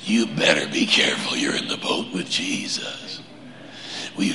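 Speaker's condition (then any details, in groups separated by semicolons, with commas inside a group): Laryngeal cancer; cancer recurred at fourth three-month checkup, laryngectomy scheduled, no spread on MRI, PET scans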